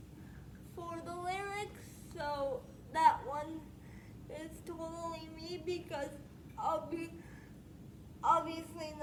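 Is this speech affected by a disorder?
Yes: spastic quadriplegic cerebral palsy.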